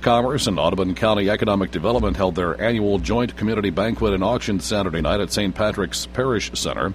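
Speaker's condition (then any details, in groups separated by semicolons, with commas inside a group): No condition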